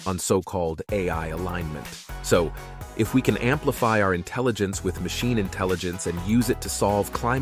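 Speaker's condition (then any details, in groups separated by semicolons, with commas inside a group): No condition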